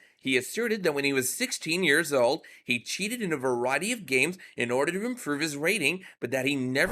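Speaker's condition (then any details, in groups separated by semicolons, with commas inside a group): No condition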